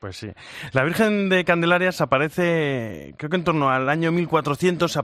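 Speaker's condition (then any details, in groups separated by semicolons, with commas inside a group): No condition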